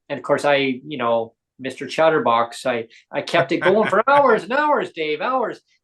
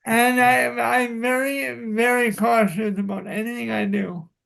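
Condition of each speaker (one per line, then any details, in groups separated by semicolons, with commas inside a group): No condition
Cerebral palsy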